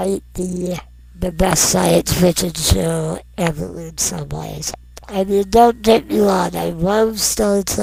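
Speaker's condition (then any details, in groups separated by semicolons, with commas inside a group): Non-progressive muscular dystrophy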